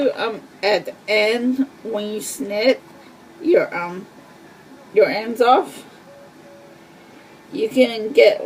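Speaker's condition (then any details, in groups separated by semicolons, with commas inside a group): Cerebral palsy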